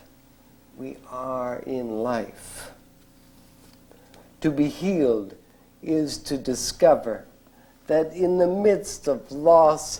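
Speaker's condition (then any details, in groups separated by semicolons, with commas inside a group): ALS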